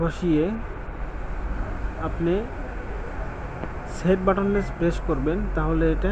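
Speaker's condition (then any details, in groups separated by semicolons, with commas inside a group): No condition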